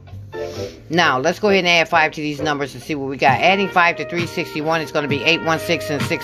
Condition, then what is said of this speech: No condition.